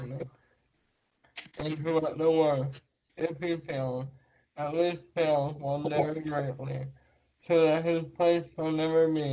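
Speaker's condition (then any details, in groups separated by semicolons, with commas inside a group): Traumatic brain injury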